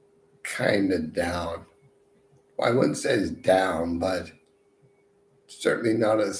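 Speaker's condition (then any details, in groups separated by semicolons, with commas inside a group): Multiple sclerosis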